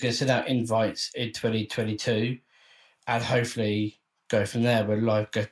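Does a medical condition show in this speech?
Yes: Down syndrome.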